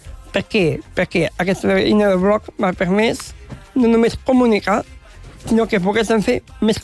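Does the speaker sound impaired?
Yes: Down syndrome; genetic condition, told by parents in early childhood, understood gradually while growing up; adult; communicates clearly, less nervous than many guests, per host; practised structuring ideas through video.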